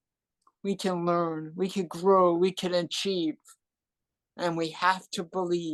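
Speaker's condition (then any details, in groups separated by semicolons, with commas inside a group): Cerebral palsy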